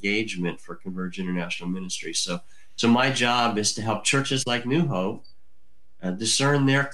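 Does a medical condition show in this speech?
Yes: cleft lip and palate; from birth.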